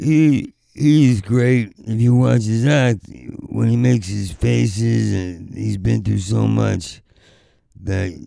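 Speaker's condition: Parkinson's; exhausted

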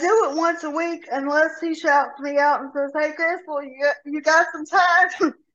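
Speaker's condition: Cerebral palsy; severe rotator cuff tear

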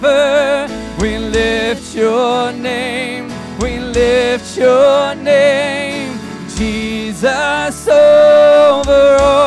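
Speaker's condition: No condition

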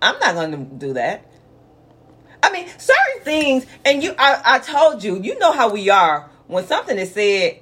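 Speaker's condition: No condition

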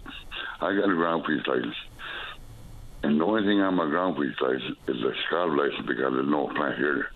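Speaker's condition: Stroke; two strokes, first in 2019, brain function affected; slurred speech at times, glitches and missing words

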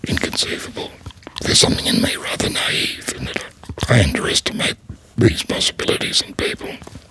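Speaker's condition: Laryngectomy, voice prosthesis

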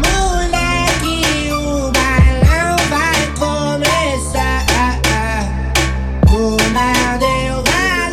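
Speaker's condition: No condition

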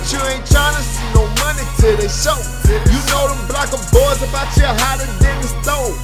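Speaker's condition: No condition

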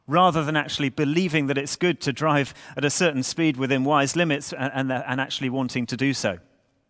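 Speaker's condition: No condition

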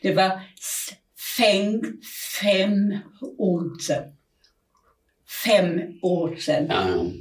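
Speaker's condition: Aphasia; at onset could not speak at all

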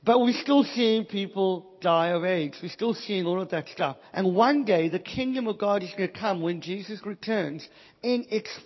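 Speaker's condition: Cleft palate, Pierre Robin syndrome; congenital cleft palate, still struggles quite severely

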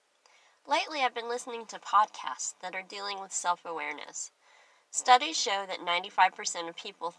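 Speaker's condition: Cleft lip and palate; clear speech

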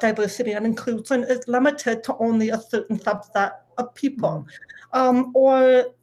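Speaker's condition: Deafness; able to talk, speech therapy for most of life

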